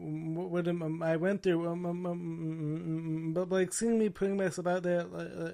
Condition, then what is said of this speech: Stuttering. But, like, seeing me putting myself out there, like even in spite of my speech issues, and still, like, doing this, maybe everything I'm going through right now, like, is actually perfect for me right now.